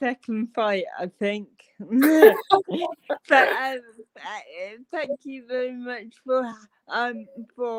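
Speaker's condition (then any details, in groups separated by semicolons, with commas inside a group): Cerebral palsy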